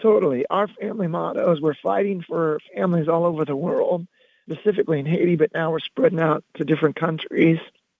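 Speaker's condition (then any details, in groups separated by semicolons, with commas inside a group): Loss of singing voice; lost singing voice around 2006-2007 after about 16-17 years as band vocalist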